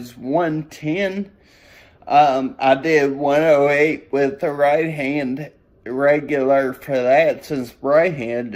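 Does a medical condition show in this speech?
Yes: brain injury.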